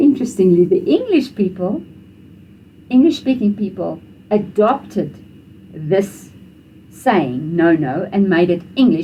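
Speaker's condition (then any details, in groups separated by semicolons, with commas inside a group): No condition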